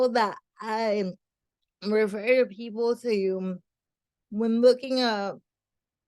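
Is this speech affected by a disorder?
Yes: cerebral palsy.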